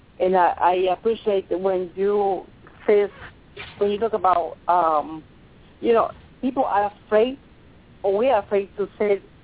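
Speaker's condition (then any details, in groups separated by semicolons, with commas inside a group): Cerebral palsy; from birth, affects movement, about 53 years since onset; quiet voice, limited loudness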